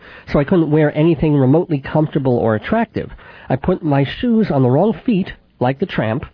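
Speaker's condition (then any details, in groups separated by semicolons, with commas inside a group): Cleft palate with lisp; back of throat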